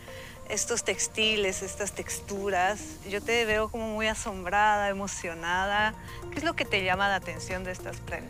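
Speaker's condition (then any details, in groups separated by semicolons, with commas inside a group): No condition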